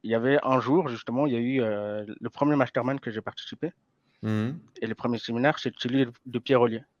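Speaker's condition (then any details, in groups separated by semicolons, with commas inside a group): Hearing impairment from birth, congenital; lip reading since birth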